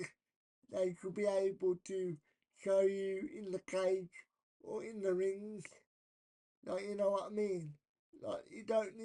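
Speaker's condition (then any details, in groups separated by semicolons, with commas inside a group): Cerebral palsy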